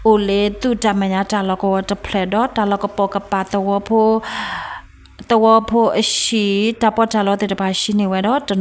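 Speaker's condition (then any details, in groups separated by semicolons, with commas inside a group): No condition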